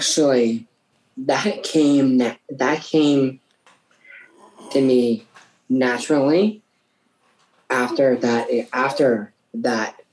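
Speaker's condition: Down syndrome; from birth

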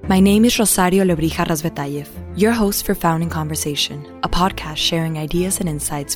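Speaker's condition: No condition

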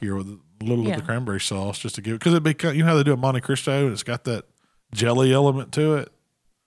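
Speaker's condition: No condition

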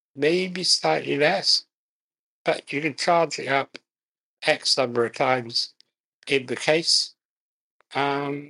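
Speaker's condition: Muscular dystrophy; very slowly progressive muscular dystrophy, severe physical disability, relies on voice control of devices

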